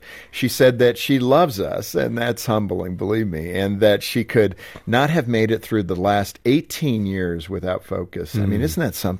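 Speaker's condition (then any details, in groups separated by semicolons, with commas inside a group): No condition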